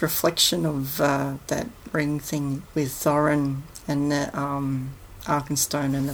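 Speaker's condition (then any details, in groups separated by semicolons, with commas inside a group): No condition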